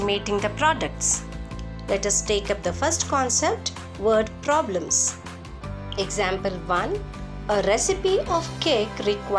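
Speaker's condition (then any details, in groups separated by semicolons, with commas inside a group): No condition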